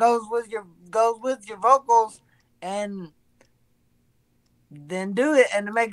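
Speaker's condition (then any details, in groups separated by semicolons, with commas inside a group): Severe traumatic brain injury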